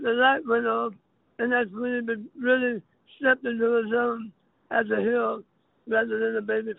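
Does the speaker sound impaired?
Yes: throat cancer; speech impediment, sounds like a very unique accent, may be hard to understand.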